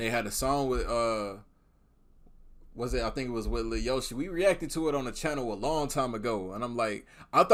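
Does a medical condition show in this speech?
No.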